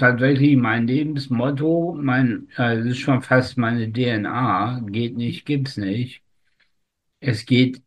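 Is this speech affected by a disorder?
Yes: spastic tetraparesis; largely resolved by own account.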